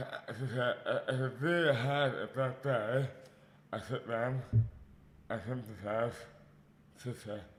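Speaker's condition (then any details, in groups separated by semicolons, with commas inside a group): Dystonia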